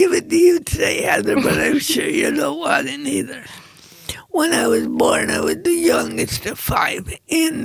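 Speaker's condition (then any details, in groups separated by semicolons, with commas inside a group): Cerebral palsy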